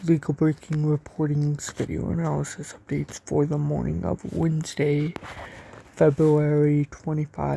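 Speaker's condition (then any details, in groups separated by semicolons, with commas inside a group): Cerebral palsy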